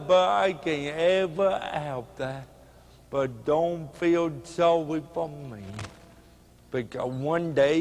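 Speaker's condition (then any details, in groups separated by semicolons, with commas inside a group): Cerebral palsy; speech hard to understand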